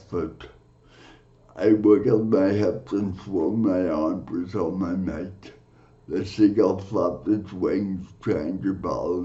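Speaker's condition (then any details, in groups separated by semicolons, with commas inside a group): Cerebral palsy; from birth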